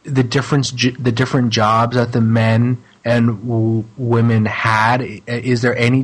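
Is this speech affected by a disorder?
No.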